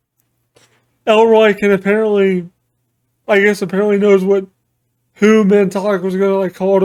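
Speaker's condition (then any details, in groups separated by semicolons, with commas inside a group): Cerebral palsy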